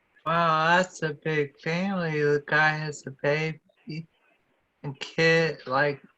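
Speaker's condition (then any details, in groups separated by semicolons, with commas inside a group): Multiple sclerosis; primary progressive; early relapses, low-dose chemotherapy-type treatment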